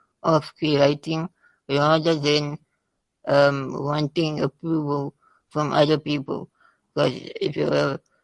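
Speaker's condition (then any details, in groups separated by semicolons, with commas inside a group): Spinal muscular atrophy type 2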